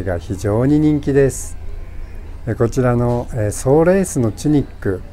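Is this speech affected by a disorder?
No.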